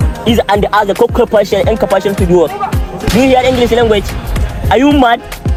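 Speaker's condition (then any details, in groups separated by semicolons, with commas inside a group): No condition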